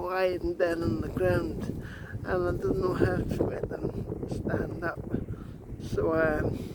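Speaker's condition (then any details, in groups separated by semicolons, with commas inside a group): Cerebral palsy; speech difficulty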